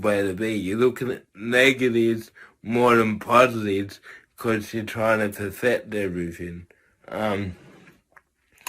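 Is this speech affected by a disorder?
Yes: cerebral palsy; from birth, tight muscles.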